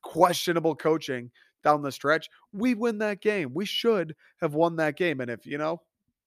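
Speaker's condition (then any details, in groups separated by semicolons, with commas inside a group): No condition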